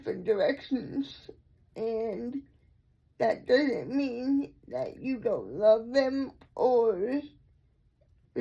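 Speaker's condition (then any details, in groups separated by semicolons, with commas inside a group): Cerebral palsy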